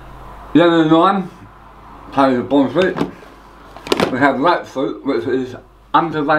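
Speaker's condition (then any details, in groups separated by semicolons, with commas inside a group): Tongue cancer; half tongue removed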